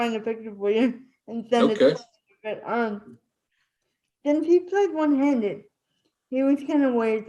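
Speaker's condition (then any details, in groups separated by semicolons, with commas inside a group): Spastic cerebral palsy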